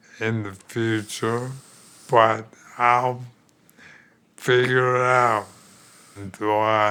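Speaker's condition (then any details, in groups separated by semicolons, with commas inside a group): ALS; shortness of breath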